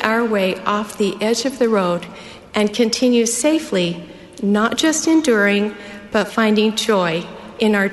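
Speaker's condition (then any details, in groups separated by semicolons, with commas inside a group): No condition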